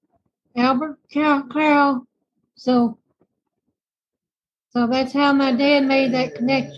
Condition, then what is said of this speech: Cerebral palsy. He uses an AAC machine to voice his story.